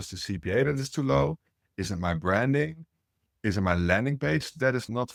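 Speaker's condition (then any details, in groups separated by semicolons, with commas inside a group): No condition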